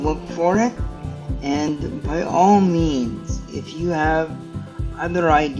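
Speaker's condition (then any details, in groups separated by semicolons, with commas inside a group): Cerebral palsy; stiff muscles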